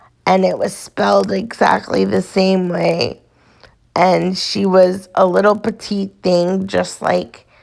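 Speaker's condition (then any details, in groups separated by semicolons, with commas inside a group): Cerebral palsy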